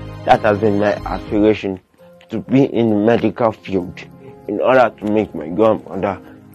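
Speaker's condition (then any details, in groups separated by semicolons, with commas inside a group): Cerebral palsy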